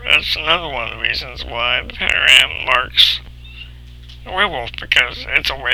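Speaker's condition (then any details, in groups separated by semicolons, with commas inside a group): Cerebral palsy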